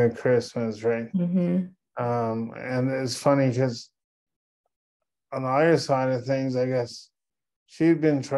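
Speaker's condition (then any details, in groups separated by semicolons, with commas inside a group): Cerebral palsy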